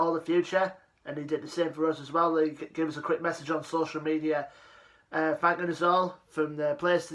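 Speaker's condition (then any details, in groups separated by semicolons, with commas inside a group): No condition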